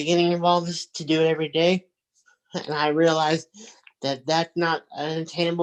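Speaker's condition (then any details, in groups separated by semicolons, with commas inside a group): Cerebral palsy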